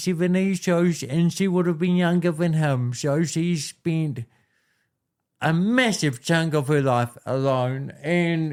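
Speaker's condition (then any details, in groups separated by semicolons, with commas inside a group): Cerebral palsy; voice sounds different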